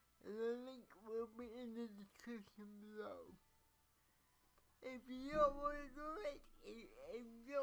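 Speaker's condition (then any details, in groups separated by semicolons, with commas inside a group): Cerebral palsy; speech affected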